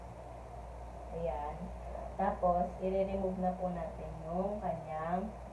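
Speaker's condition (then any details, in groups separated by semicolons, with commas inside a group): No condition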